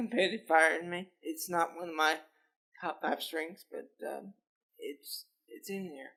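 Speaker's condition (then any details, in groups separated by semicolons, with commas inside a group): Cerebral palsy; lifelong physical disability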